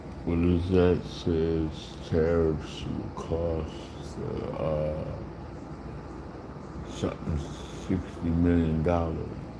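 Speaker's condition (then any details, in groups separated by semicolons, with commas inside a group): Slurred speech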